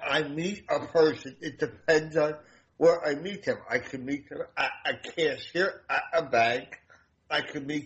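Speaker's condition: Damaged voice box; limits meeting people

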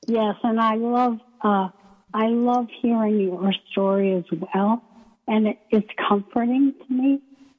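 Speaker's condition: ALS; weak breathing muscles, hard to speak, may sound weak or unclear, paces speech with breathing, slowing, pausing

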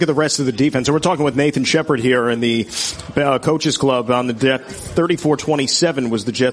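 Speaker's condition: No condition

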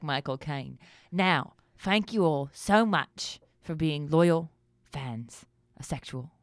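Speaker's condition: No condition

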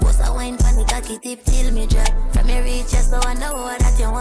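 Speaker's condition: No condition

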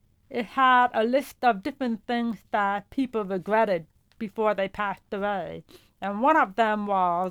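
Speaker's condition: Profound deafness; headphones too quiet

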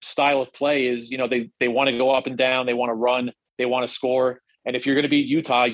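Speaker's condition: No condition

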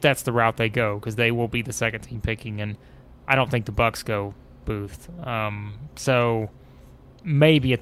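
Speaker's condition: No condition

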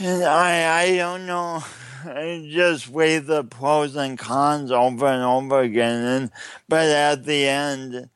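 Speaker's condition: Cerebral palsy; speech impediment developed while growing

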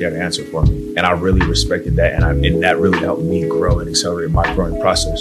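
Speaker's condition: No condition

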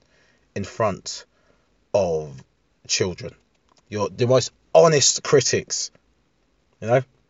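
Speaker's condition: No condition

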